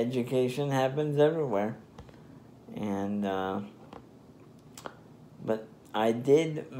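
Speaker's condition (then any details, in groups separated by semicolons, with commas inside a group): Spastic diplegia cerebral palsy; in therapy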